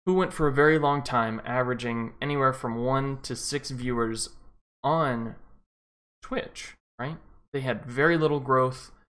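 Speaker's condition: No condition

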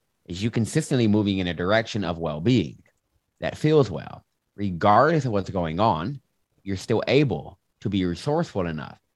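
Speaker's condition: No condition

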